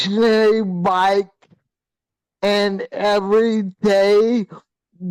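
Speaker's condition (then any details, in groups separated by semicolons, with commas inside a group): Hydrocephalus with shunt failure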